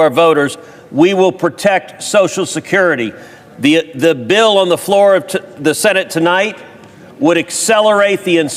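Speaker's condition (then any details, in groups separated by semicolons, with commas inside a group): No condition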